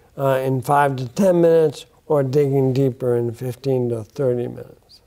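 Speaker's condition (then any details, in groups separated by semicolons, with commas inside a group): Bulbar onset ALS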